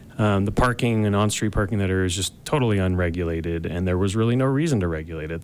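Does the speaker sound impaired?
No.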